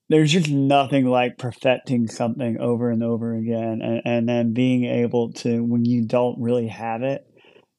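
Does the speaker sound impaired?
Yes: cleft lip and palate; congenital cleft lip and palate, born in Ukraine.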